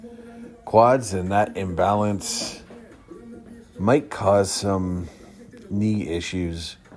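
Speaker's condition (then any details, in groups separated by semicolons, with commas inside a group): No condition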